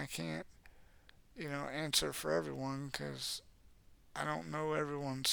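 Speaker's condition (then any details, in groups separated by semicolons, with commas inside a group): Cerebral palsy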